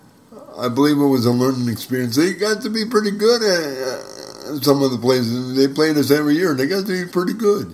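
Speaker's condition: Spastic cerebral palsy; present from birth, uses wheelchair, tight joints and legs, startles at loud noises, missed school year for surgery; worries about stuttering on some words, had speech therapy in school

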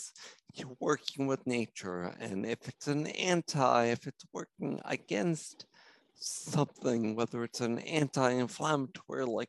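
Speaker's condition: Spinocerebellar ataxia; symptoms for over 40 years, no definitive treatment, self-experimenting on own symptoms

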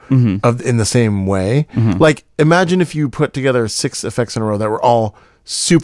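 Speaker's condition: No condition

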